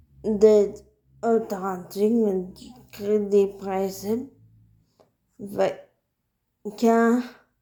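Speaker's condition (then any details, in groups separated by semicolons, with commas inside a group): Cerebral palsy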